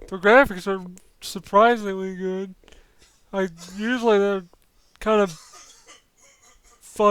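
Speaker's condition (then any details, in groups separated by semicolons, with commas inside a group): Cerebral palsy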